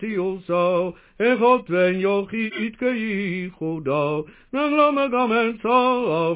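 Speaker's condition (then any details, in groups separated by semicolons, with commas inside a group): No condition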